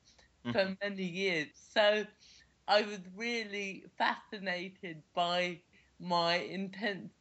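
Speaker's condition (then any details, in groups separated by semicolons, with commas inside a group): Cerebral palsy; cerebral palsy since childhood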